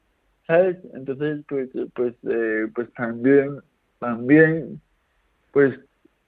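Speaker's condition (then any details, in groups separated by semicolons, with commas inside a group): Cerebral palsy; 57% registered disability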